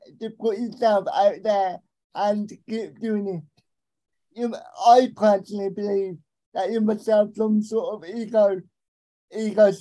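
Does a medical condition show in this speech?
Yes: cerebral palsy; arms affected.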